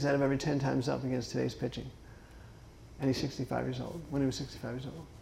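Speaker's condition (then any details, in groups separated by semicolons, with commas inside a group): Parkinson's disease; left foot dystonia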